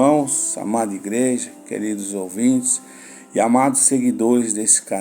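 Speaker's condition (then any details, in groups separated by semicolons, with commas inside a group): No condition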